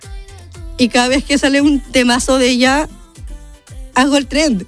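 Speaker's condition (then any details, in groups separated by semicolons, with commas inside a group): Down syndrome; diagnosed before birth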